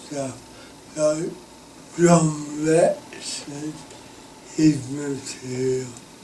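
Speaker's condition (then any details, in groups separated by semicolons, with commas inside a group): Cerebral palsy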